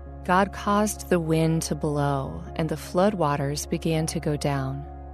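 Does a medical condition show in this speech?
No.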